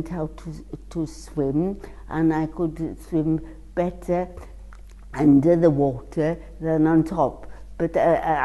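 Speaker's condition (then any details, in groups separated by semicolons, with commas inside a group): Cerebral palsy; affects walking and balance, childhood physiotherapy; cannot pronounce condition name correctly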